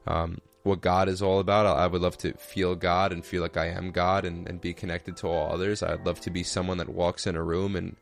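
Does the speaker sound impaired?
No.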